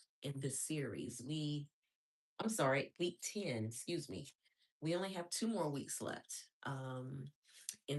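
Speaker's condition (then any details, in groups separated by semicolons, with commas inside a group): No condition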